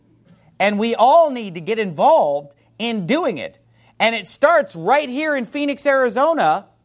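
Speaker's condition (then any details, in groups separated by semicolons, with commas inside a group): No condition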